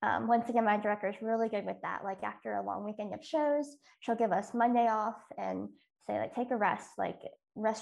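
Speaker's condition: Cleft lip and palate

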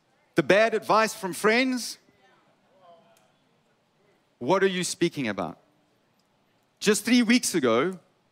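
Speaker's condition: No condition

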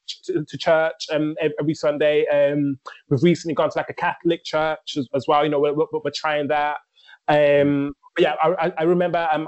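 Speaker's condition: Stammer; considered mute, did not speak until age five, needed speech therapy but never had it; stammer audible in recording, uses rhythmic techniques from rapping in everyday speech; chest and mind contract when stammering, even now, rapping Eminem lyrics let speech flow loosely; repeated sounds, repeated words, prolonged sounds

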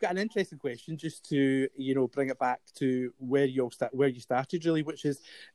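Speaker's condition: No condition

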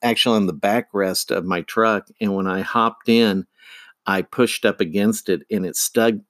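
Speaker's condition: No condition

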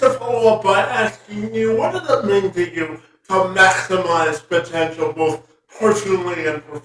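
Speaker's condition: Cerebral palsy; spastic quadriplegic

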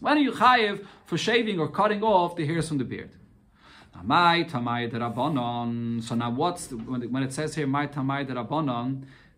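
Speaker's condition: No condition

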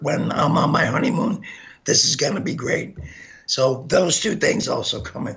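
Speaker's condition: Gunshot injury to voice box; lodged 3 mm by carotid

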